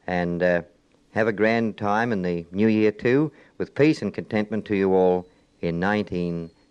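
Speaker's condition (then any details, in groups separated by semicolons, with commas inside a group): No condition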